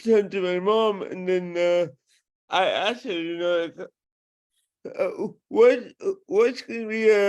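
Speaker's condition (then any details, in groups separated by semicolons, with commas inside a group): Cerebral palsy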